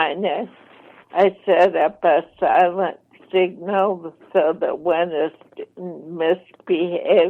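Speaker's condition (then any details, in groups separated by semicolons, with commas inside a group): ALS, mild; voice slightly impaired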